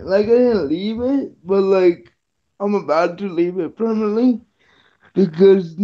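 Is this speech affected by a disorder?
Yes: cerebral palsy.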